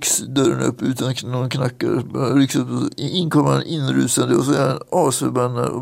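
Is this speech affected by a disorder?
Yes: atypical Parkinson's; very rare atypical form, onset finger tremors, fluctuating movement, growing stiffness, sometimes cannot leave bed; hands working at present; sudden slurring mid-conversation.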